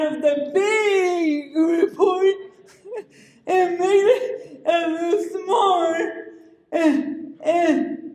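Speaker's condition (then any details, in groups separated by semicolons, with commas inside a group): Cerebral palsy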